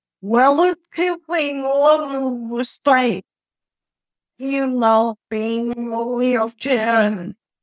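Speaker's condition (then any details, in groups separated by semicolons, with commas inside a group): Cerebral palsy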